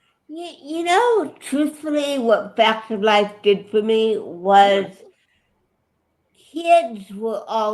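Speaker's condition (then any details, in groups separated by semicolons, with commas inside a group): Cerebral palsy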